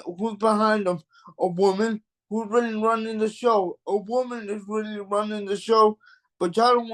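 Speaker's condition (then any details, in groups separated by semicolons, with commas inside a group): Cerebral palsy; mild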